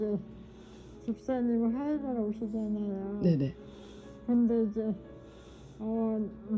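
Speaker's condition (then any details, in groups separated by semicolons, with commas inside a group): ALS (Lou Gehrig's disease); wheelchair, hoist transfers; very difficult coughing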